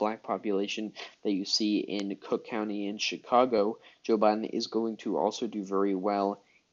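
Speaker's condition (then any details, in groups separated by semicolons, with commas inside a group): No condition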